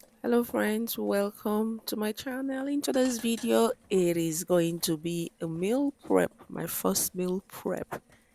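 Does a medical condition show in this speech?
No.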